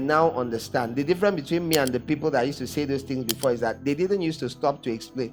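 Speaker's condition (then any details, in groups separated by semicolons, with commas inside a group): No condition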